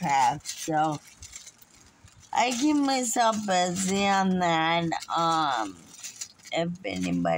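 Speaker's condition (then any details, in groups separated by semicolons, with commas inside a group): Friedreich's ataxia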